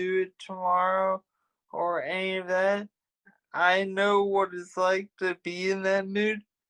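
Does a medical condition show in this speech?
Yes: traumatic brain injury; ongoing therapy.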